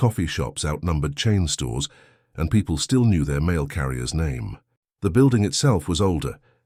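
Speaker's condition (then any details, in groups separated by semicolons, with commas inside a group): No condition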